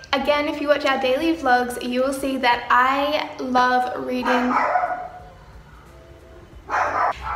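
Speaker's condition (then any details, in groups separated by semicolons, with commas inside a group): No condition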